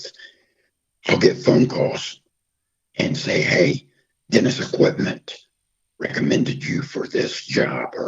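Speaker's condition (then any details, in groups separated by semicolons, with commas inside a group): Throat cancer, half voicebox, partial laryngectomy; voice affected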